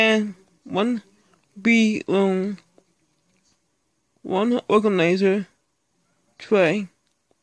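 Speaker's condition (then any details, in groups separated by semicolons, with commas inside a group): Speech impairment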